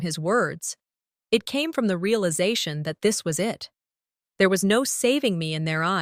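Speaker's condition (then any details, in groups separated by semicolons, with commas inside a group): No condition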